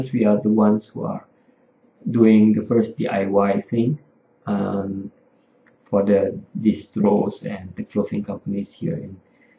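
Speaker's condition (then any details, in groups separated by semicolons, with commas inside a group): No condition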